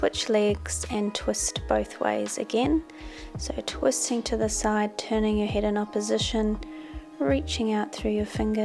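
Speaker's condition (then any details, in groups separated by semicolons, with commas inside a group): No condition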